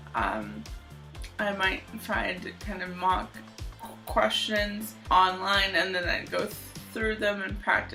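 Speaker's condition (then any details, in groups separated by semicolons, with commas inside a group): Cerebral palsy, mild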